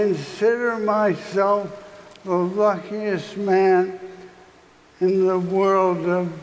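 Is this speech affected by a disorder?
Yes: ALS; recently diagnosed; speech compromised, voice-over artist speaks for him.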